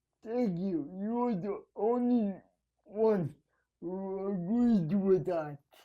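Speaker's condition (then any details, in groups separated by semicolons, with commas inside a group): Cerebral palsy; needs help at night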